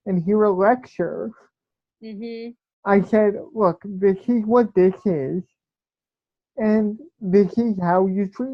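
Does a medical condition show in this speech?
Yes: cerebral palsy.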